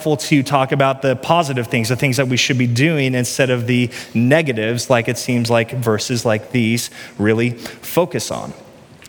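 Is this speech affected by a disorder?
No.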